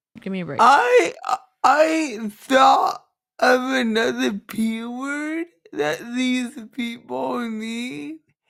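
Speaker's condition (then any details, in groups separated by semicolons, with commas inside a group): Cerebral palsy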